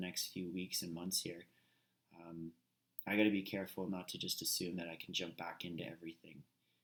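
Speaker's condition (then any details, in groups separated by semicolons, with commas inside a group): No condition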